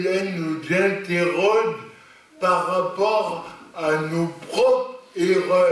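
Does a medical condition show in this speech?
Yes: cerebral palsy; lifelong, non-progressive.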